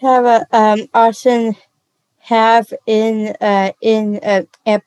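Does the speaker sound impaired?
Yes: Down syndrome; congenital.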